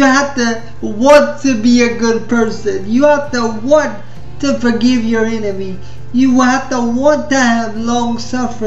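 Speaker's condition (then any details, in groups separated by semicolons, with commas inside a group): Spastic cerebral palsy; spastic form, quadriplegic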